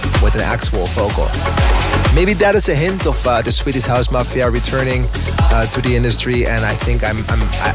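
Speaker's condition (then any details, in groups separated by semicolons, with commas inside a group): No condition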